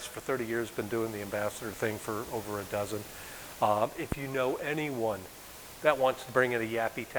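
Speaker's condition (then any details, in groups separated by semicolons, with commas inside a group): No condition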